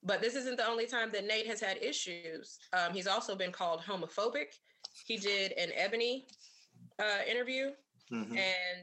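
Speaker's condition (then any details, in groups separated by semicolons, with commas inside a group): No condition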